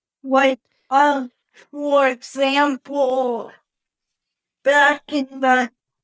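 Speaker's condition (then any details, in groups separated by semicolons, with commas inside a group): Cerebral palsy; uses wheelchair, atypical speech brain area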